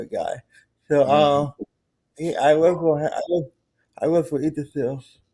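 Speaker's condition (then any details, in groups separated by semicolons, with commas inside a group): Cerebral palsy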